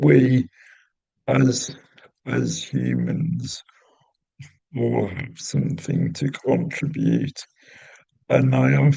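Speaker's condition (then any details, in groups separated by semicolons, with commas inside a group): Cerebral palsy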